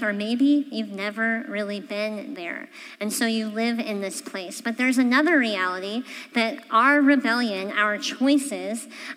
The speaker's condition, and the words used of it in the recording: Cleft palate. So when you're born with a cleft palate, it's where you don't have a section of the roof of your mouth. That's why I sound the way I do.